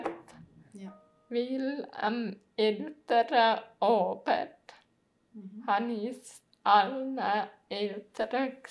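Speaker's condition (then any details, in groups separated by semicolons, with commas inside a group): Multiple sclerosis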